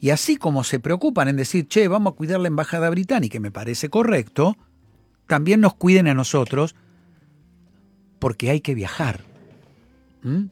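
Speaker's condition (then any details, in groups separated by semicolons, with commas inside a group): No condition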